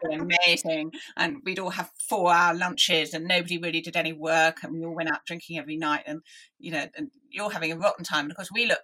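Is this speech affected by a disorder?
Yes: deafness; deaf from early age.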